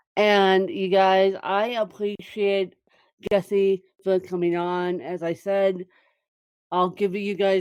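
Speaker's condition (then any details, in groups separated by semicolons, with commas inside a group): Cerebral palsy, mixed, moderate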